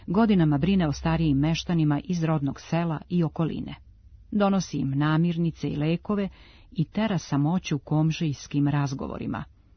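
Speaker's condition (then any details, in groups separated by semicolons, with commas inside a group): No condition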